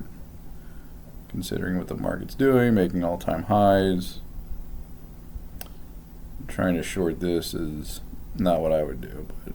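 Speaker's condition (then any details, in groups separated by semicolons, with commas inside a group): No condition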